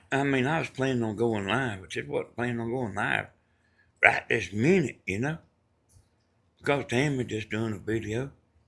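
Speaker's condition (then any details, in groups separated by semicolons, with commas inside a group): Brain bleed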